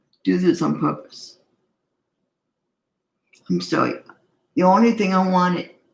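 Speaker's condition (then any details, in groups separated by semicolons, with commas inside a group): Cerebral palsy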